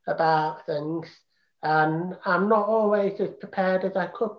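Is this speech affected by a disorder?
Yes: profound deafness; congenital, diagnosed at 2.5 years, no language before diagnosis, cochlear implant about 9 years ago; learned to speak via speech trainer, mimicking mother's sounds, hours daily, uses sign language socially.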